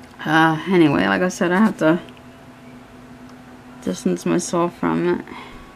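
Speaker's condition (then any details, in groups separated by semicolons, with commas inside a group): Cerebral palsy; hands affected, shaking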